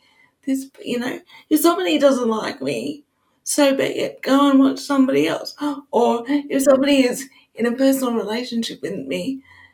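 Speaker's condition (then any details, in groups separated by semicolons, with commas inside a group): Cerebral palsy; wheelchair user; sometimes taken for drunk on first sight on cam, speech affected on bad days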